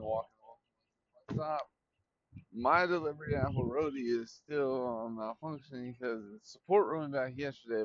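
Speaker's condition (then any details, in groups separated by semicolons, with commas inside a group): Traumatic brain injury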